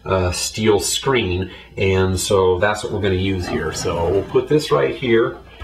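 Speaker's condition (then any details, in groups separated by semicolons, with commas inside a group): No condition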